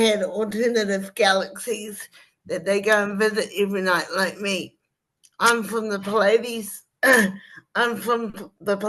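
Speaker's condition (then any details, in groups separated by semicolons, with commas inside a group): Cerebral palsy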